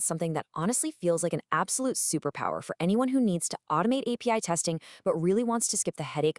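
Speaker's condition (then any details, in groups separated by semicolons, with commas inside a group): No condition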